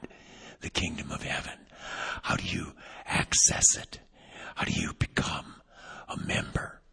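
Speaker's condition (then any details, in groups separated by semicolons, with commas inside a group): Vocal cord paralysis, unilateral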